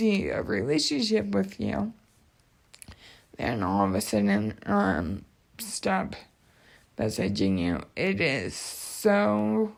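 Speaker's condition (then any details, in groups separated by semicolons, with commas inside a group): Cerebral palsy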